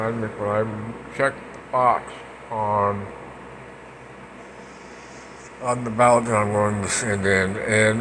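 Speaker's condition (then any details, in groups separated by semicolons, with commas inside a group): Parkinson's; speech impediment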